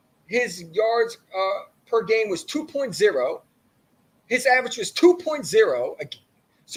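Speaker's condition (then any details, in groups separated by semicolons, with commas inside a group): No condition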